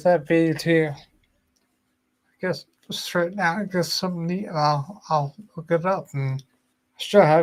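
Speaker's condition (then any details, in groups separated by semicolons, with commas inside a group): Ataxia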